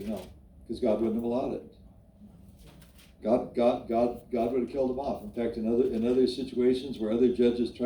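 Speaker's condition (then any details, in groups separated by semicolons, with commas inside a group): No condition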